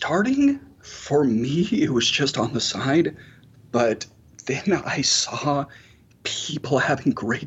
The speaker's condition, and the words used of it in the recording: Spasmodic dysphonia. So I do consider myself lucky to be one of the lucky ones that have this, where I can still communicate and be heard.